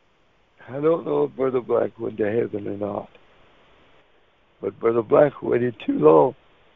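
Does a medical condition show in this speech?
Yes: cerebral palsy; wheelchair user.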